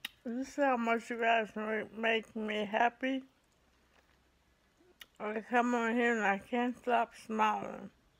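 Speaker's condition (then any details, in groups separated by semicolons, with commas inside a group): ALS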